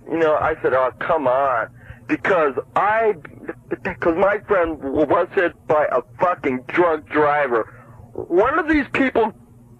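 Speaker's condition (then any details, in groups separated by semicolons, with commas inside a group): Stuttering; little stuttering noticed during this call, while angry; stutters less when worked up or angry about a topic; repeated sounds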